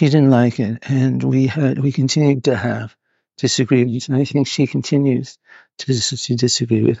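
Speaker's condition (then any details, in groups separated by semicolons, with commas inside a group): Parkinson's; must move about during interview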